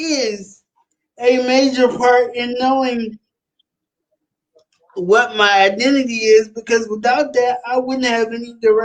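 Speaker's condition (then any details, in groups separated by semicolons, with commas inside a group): Cerebral palsy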